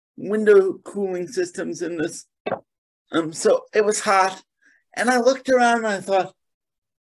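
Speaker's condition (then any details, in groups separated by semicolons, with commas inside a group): Cerebral palsy; very spastic presentation, moves deliberately, has to think about motions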